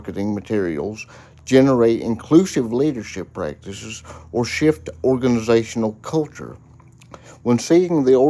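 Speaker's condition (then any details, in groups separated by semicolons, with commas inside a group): Cerebral palsy; reports speaking clearly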